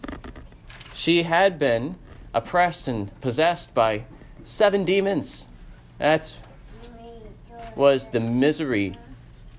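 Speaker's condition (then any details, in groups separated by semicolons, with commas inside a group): No condition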